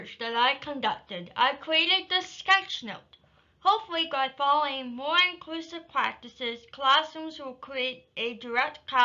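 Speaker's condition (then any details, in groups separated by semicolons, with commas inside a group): Cerebral palsy; from birth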